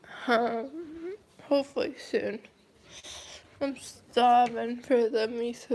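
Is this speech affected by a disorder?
Yes: cerebral palsy, mild.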